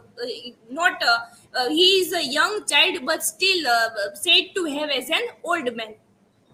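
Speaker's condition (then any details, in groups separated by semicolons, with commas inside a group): No condition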